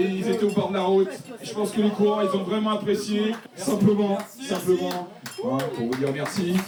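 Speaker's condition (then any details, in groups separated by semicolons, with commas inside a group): No condition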